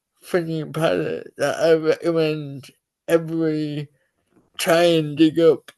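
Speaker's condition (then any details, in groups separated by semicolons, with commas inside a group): Cerebral palsy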